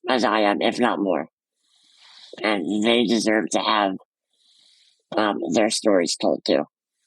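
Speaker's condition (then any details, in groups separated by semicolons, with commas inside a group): Muscular dystrophy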